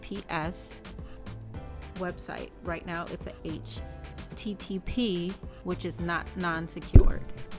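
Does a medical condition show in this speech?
No.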